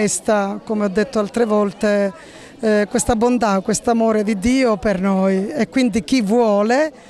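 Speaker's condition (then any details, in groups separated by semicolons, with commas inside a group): No condition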